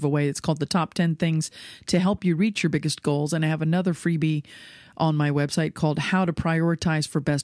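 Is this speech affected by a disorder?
No.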